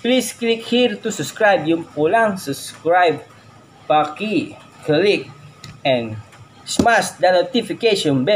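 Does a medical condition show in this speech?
No.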